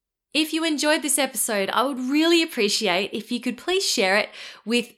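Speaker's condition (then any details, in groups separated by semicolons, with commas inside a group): No condition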